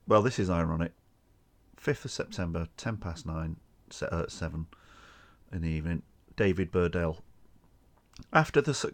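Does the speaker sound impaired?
No.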